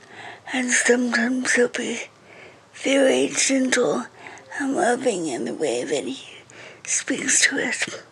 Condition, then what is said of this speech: Cerebral palsy. And because I'm an awful reader, because my cerebral palsy affects my reading and my speech and a whole lot of other things, I'm gonna let the iPad read it to us.